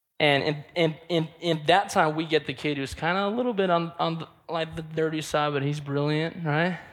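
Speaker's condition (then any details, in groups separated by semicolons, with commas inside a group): Stutter; repeated words, prolonged sounds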